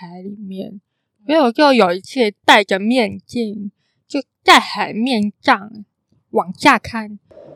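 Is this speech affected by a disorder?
Yes: congenital hearing impairment; congenital cochlear underdevelopment, cochlea missing one turn, skull opened for cochlear implant (电子耳); intonation slightly different from typical speakers, can sound sing-song.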